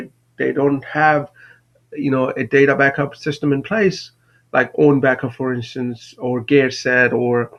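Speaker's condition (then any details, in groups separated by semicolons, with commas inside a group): No condition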